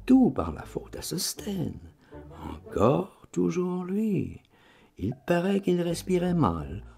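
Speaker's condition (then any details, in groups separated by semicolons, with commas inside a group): No condition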